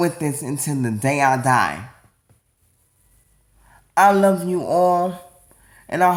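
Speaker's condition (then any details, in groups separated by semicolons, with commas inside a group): Cerebral palsy; atypical speech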